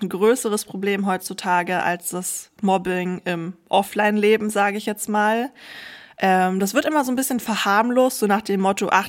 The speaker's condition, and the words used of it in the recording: None; typical speech.